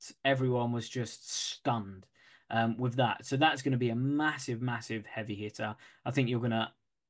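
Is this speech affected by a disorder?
No.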